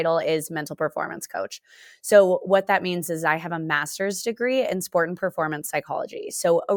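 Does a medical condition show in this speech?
No.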